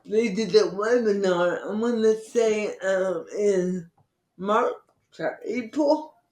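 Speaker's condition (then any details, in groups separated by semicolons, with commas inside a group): Cerebral palsy; from birth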